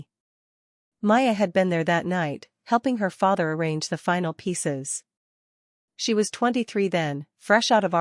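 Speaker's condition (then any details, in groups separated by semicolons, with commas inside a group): No condition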